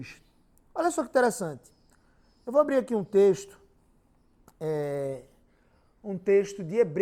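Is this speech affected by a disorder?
No.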